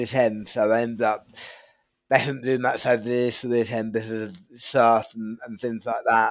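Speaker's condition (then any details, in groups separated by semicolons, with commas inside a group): Tongue cancer surgery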